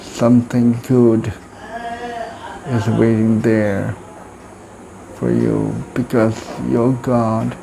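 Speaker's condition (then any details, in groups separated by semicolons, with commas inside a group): Cerebral palsy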